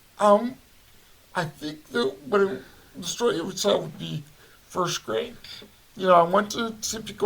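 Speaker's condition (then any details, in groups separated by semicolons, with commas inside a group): Cerebral palsy; voice affected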